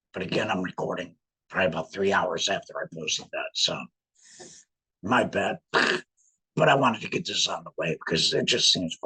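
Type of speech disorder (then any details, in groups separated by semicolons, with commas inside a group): Speech with a voice prosthesis; laryngectomy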